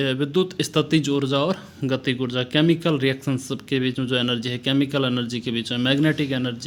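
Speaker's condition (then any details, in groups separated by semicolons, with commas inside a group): No condition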